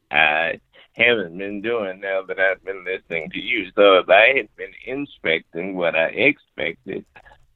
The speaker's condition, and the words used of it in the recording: Cerebral palsy. Jerk when you're like, no, I'm not drunk, you jerk. This is how I speak.